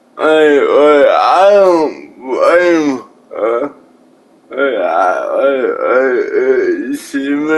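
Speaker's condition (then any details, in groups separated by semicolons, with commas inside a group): Cerebral palsy; atypical speech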